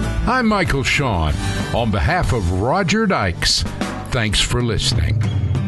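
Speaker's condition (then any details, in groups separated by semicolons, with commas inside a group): No condition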